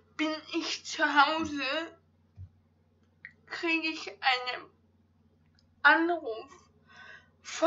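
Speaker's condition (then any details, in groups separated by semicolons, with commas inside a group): Ataxia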